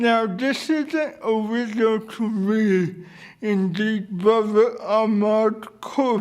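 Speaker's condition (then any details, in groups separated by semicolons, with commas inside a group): Cerebral palsy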